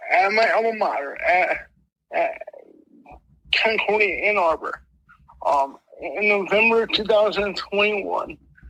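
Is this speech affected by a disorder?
Yes: mild cerebral palsy; speech impediment.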